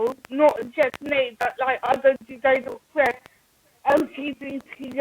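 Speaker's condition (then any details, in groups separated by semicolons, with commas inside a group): Cerebral palsy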